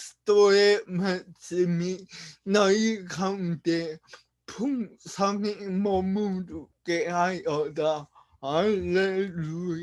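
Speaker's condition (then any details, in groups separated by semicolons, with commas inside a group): Brain lesion disability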